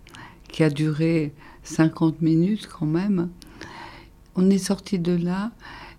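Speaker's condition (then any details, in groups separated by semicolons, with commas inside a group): ALS (Charcot's disease); advanced, increasing oxygen use, lies down a lot, muscle pain, constant contractures; breathing difficulties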